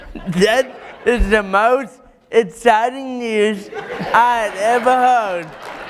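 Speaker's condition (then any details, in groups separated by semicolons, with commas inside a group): Cerebral palsy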